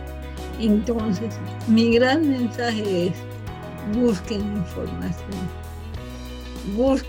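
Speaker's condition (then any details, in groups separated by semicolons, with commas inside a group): Cerebral palsy from birth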